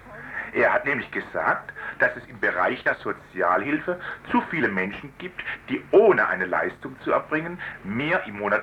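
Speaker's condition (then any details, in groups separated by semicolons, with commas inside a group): No condition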